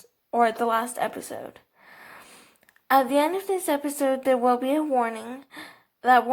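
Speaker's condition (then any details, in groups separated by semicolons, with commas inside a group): Cerebral palsy, athetoid; eats, chews and swallows normally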